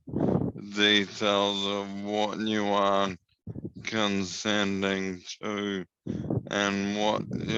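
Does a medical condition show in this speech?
Yes: motor neurone disease.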